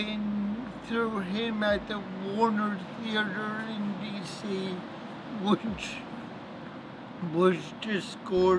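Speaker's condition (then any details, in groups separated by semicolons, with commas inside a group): Cerebral palsy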